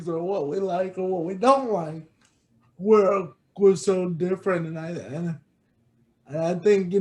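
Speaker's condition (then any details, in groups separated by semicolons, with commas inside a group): Cerebral palsy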